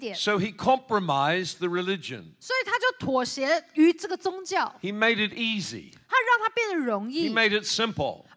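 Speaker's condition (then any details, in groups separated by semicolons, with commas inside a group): No condition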